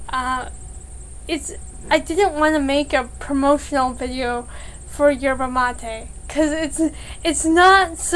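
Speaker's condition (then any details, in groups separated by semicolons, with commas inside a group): Cerebral palsy, mild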